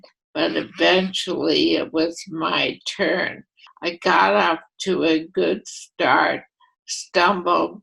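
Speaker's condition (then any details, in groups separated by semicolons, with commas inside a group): Primary lateral sclerosis; voice affected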